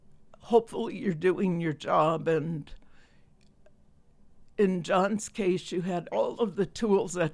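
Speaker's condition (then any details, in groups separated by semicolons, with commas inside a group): Spasmodic dysphonia; vocal cord tremor; voice strained, worsened by emotion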